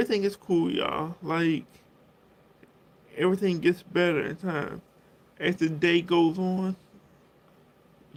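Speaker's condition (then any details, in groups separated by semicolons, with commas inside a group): Cerebral palsy; 16 surgeries, wrist straightening, both knees reconstructed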